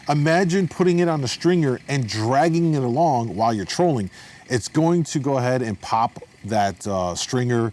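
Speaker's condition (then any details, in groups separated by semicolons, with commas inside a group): No condition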